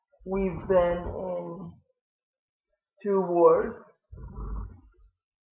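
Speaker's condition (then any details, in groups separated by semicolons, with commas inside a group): Cerebral palsy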